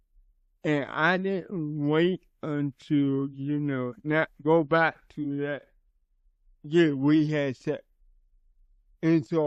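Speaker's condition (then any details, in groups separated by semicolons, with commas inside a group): Cerebral palsy; from birth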